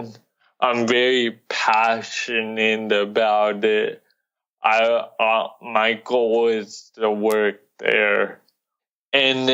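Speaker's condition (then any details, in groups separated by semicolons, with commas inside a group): Cerebral palsy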